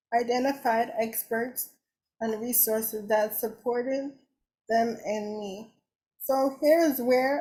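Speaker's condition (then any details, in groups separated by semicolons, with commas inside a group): Cerebral palsy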